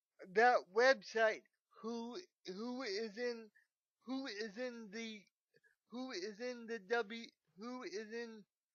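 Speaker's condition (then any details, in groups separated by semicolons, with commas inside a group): Cerebral palsy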